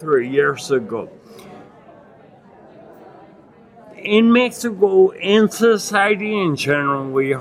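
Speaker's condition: Acquired ataxia with dysarthria, acquired; Lance-Adams syndrome

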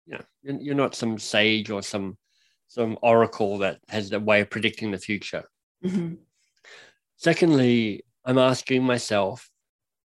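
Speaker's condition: Cleft lip and palate; speech impediment

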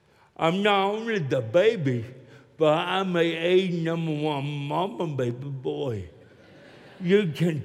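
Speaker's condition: Cerebral palsy; still talks funny, still walks with limp

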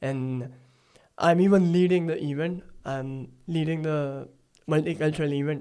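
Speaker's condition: Cleft palate; recent nose surgery

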